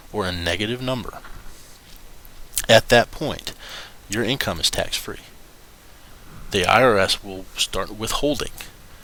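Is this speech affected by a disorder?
No.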